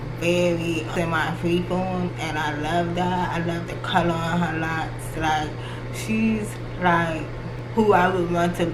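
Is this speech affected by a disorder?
Yes: cerebral palsy.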